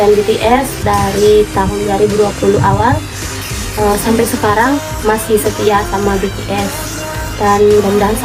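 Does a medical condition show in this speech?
No.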